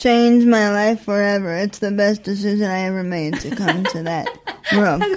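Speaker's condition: Spastic quadriplegic cerebral palsy, severe; tightness audible in voice, attributed to excitement, able to talk unlike many with severe CP

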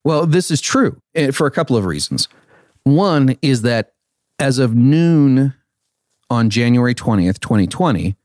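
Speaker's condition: No condition

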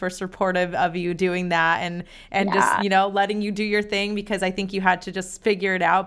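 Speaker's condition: No condition

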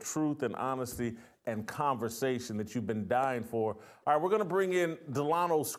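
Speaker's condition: No condition

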